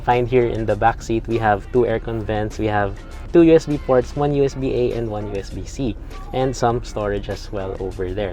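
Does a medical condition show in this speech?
No.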